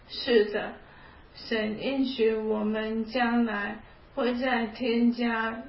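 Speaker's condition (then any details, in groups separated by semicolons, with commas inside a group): ALS; onset about three years ago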